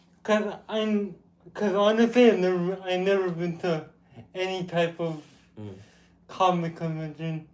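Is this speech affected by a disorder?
Yes: cerebral palsy; with developmental delay.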